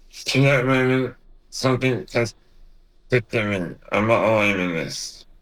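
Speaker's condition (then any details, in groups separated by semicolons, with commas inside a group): Duchenne muscular dystrophy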